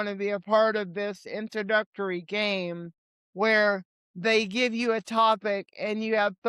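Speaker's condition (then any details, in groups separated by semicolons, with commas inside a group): Cerebral palsy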